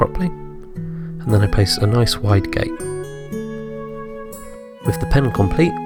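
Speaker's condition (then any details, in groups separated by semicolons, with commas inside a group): No condition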